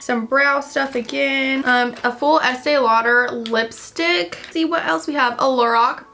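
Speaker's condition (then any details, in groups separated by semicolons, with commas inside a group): No condition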